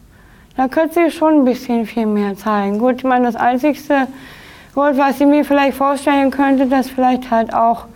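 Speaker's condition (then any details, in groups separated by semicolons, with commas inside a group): Down syndrome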